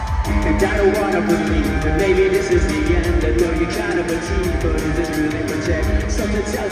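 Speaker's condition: No condition

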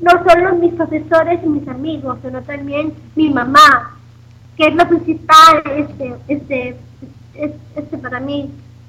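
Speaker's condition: Down syndrome; self-described good language

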